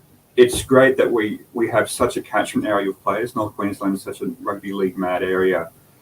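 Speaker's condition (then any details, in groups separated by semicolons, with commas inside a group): No condition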